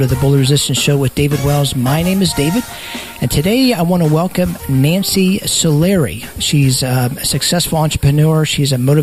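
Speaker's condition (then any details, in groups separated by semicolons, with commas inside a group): No condition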